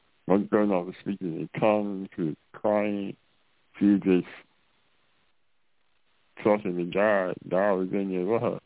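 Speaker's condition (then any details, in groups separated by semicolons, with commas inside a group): Muscular dystrophy; progressive muscle weakness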